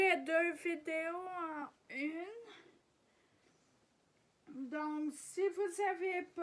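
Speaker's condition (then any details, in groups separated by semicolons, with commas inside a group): Ataxia; degenerative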